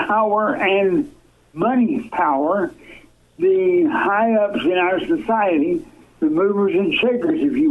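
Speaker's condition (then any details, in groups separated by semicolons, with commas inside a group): Cerebral palsy, severe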